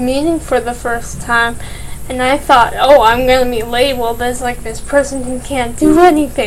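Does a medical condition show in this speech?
Yes: cerebral palsy.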